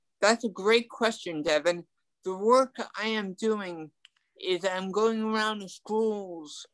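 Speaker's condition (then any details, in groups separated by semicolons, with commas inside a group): Ataxic cerebral palsy, mild; talking affected, tongue affected a little, frequent stuttering in past, improved with speech therapy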